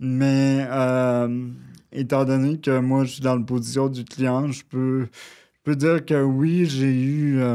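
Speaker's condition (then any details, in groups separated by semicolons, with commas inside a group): Cerebral palsy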